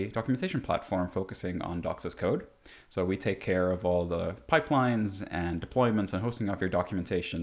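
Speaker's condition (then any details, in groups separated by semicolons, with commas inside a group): No condition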